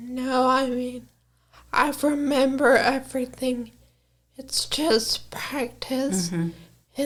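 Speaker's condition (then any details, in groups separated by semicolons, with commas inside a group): Brain injury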